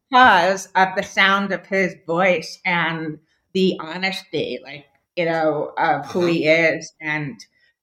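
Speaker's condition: Deafness; permanently deaf without implants, two cochlear implants after esteem implant battery died after ten years

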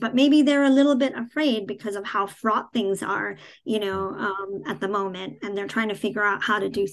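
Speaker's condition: Cleft palate, cleft palate without cleft lip; hard to understand

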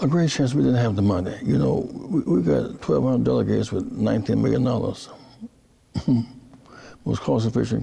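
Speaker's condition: Parkinson's disease; big stretches

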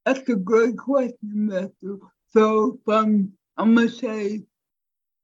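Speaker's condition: Cerebral palsy; speech impairment

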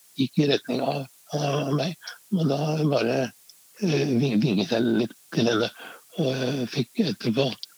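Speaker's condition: Parkinson's disease; diagnosed around age 65, father also had Parkinson's after age 80, early reduced hand flexibility

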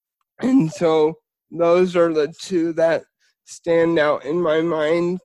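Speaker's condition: Spastic cerebral palsy

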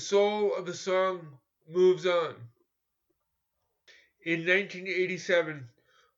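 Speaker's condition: Cerebral palsy; cerebral palsy since childhood

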